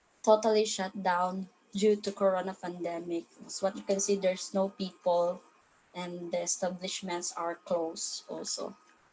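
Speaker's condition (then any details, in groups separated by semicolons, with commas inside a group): No condition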